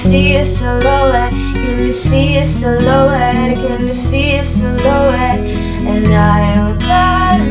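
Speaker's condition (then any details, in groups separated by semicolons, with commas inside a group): No condition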